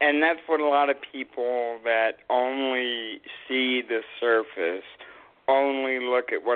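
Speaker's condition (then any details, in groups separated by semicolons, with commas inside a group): Cerebral palsy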